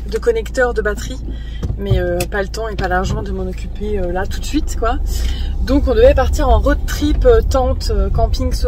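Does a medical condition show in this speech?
No.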